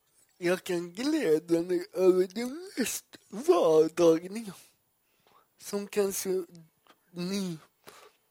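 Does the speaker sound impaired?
Yes: cerebral palsy; poor balance, legs move involuntarily, struggled with self-care as a child; great difficulty saying some words such as stockholm, much improved through practice.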